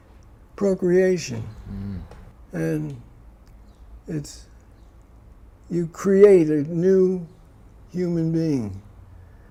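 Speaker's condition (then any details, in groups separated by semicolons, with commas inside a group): Parkinson's disease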